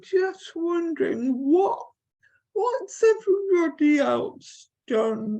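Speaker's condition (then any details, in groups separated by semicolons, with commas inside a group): Cerebral palsy; from birth, affects limbs and neck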